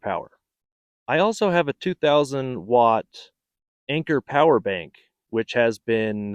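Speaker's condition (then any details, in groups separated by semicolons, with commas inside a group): No condition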